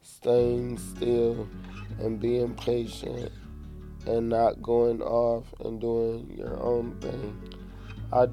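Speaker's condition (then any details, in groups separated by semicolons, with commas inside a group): Cerebral palsy; affects movement, physical and occupational therapy, therapists had stair climbing to bathroom as exercise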